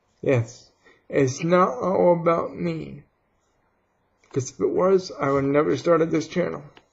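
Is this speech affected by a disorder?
Yes: cerebral palsy.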